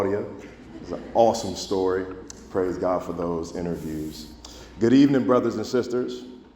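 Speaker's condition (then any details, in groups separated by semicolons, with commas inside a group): No condition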